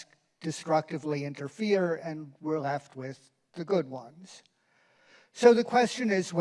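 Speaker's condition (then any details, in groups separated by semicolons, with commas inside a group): No condition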